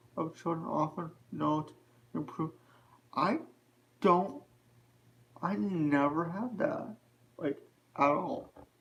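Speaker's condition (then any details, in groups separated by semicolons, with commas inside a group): Spastic quadriplegic cerebral palsy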